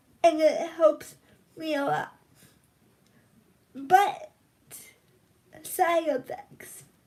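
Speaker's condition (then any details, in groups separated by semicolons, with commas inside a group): Cerebral palsy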